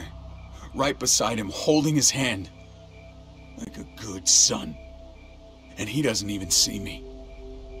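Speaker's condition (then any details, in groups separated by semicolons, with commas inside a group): No condition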